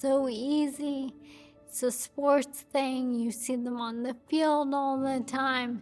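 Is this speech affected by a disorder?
Yes: ALS; voice weakening.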